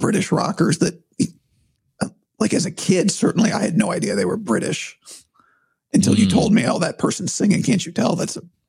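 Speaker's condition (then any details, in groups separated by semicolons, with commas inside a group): Vocal cord surgery; voice temporarily compromised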